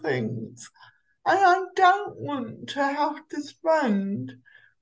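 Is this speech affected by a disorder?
Yes: cerebral palsy; uses Omeo wheelchair.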